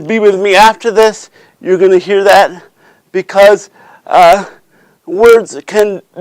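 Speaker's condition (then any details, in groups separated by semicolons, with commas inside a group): Cerebral palsy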